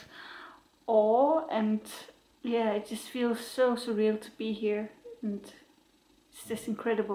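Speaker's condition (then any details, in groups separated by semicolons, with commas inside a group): No condition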